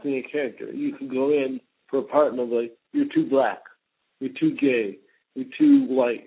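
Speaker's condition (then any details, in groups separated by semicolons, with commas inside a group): Cerebral palsy; present since birth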